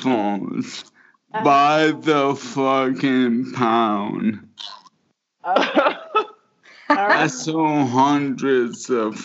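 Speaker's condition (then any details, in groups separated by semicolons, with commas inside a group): Motor neuron disease; form of ALS (Lou Gehrig's disease), brain not talking to muscles, first sign about 4 years ago; can no longer dance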